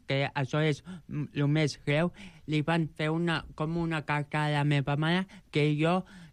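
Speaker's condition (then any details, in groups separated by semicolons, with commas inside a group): Joubert syndrome; present from birth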